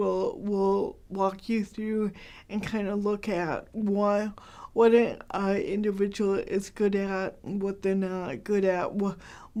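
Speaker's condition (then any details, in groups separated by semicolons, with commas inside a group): Cerebral palsy, mild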